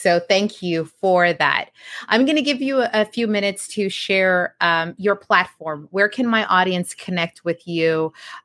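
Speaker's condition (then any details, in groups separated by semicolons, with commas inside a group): No condition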